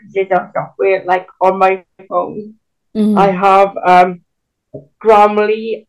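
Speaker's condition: Cerebral palsy; can walk but with limits

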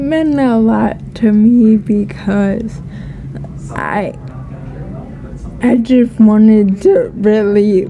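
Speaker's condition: Ataxia; ataxia diagnosed at age 15, first sign falling off swimming starting blocks, first blamed on dehydration; age 19, about four years since diagnosis, needs support to avoid falls

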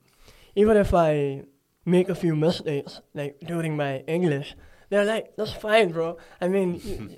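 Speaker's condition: Cleft palate; recent nose surgery, nose previously tilted; talks from nasal cavity, speech sounds different, listeners try harder to understand

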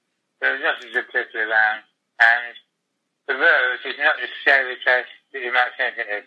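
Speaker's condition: Tongue cancer, glossectomy; tongue cancer noticed 2 days after honeymoon, most of tongue removed; speech harder and harder after tongue removal, very slow

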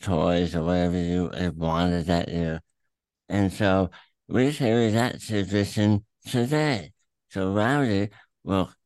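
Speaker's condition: Throat cancer, tumor through tongue, attached to epiglottis; radiation with molded mask

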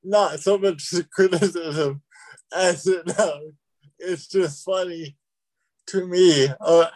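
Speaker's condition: Cerebral palsy

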